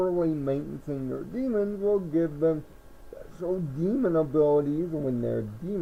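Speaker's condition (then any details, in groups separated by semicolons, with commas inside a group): Cerebral palsy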